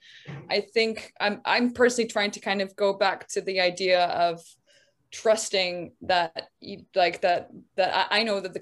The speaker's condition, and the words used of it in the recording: Stuttering. It's a good question. I think what's, sometimes I stutter.